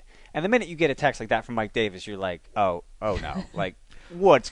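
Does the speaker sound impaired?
No.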